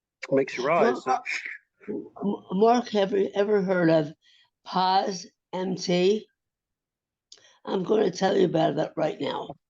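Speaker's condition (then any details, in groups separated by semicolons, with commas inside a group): Acquired brain injury; ongoing recovery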